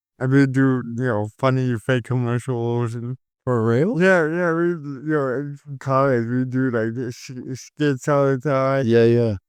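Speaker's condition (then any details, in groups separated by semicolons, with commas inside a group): Cerebral palsy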